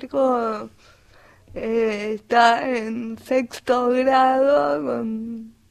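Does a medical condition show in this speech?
Yes: cerebral palsy; cerebral palsy from birth, respiratory arrest at birth and again at 12 hours, acquired language; answer formed in head but hard to get out, needs waiting.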